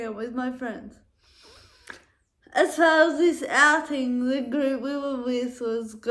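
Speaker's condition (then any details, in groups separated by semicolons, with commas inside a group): Cerebral palsy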